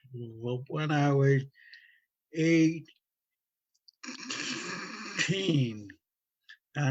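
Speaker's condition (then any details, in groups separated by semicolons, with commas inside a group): Stutter from brain injury; mild cerebral palsy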